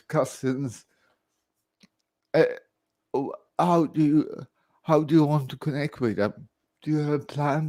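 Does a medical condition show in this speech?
Yes: cerebral palsy, severe.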